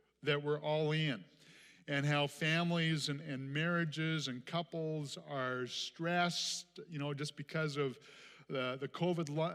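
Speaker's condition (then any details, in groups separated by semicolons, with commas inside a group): No condition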